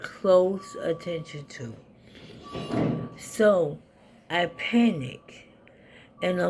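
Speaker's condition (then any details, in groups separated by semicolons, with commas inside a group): ALS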